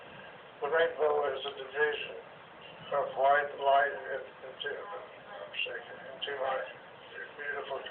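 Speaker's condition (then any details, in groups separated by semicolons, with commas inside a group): Parkinson's disease; day 1 of LSVT therapy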